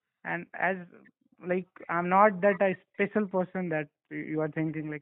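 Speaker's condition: No condition

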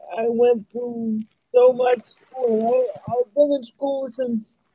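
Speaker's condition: Cerebral palsy; lifelong wheelchair use

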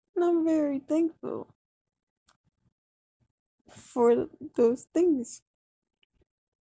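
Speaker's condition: Cerebral palsy; wheelchair user, can feed self and type

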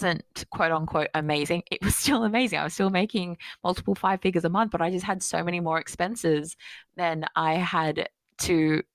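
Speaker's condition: No condition

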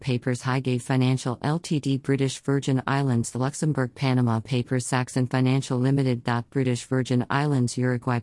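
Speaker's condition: No condition

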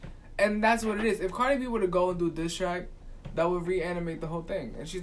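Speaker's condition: No condition

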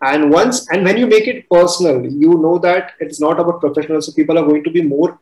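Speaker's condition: No condition

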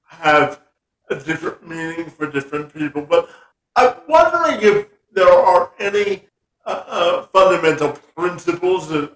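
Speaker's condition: Cerebral palsy; severe cerebral palsy

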